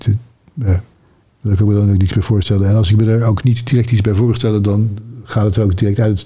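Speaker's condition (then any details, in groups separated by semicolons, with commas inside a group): Parkinson's disease; progressive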